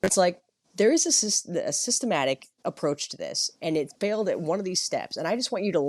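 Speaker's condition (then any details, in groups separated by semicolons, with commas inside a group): No condition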